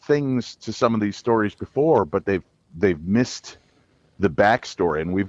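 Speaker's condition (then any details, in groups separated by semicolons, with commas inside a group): No condition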